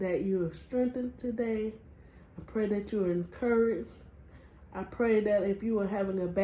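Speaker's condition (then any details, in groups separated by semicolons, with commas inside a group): Cerebral palsy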